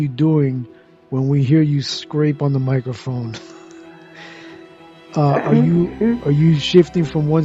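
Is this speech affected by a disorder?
No.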